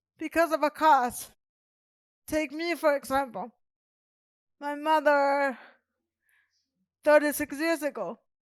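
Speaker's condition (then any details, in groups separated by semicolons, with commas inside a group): Cerebral palsy; present from birth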